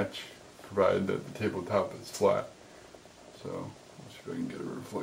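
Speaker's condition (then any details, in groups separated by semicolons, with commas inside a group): Cerebral palsy; affects gait and walking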